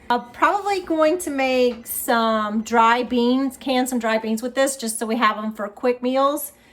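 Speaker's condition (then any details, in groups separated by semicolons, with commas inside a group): No condition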